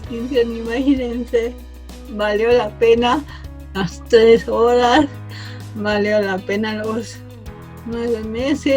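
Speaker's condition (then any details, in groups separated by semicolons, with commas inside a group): Cerebral palsy from birth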